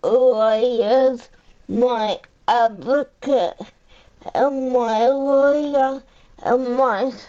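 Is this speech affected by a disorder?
Yes: cerebral palsy; uses a power chair.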